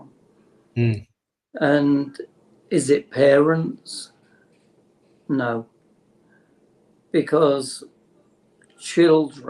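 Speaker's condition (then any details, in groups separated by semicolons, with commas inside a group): Motor neurone disease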